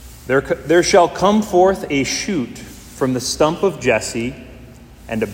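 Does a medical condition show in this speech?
No.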